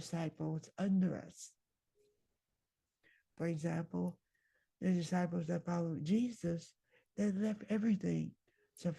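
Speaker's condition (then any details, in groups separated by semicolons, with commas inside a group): Myasthenia gravis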